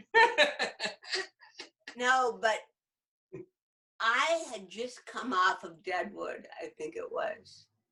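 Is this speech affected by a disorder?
Yes: cerebral palsy.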